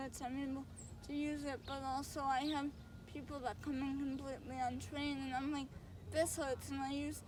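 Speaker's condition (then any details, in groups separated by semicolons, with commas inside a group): Cerebral palsy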